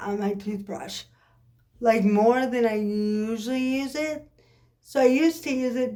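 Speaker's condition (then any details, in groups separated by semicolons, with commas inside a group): Cerebral palsy; occasional swallowing problems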